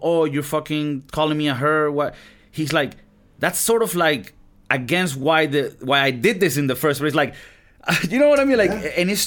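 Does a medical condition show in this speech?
No.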